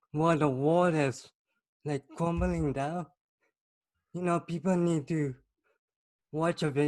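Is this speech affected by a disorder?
Yes: cerebral palsy; from birth, oxygen loss after heart condition.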